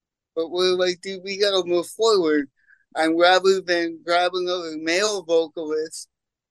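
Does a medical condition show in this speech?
Yes: cerebral palsy; congenital, lack of oxygen at birth, stroke-like state, left side of body, walks unassisted with limp; pulled groin muscle in bowling league, cannot walk, uses walker, band helps on and off stages.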